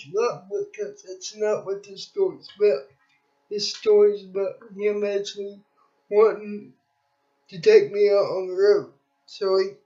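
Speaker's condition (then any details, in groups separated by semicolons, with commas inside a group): Cerebral palsy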